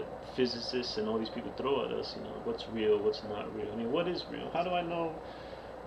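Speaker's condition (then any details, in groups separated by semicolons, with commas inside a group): No condition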